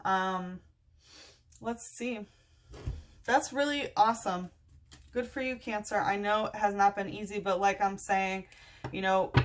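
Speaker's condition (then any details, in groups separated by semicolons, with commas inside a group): No condition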